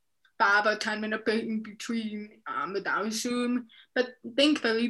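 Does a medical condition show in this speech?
Yes: deafness; profound, noticed at 7 months, unknown cause, bilateral cochlear malformation, left cochlear implant at 3; speech therapy for speaking and listening in deaf and hard of hearing program.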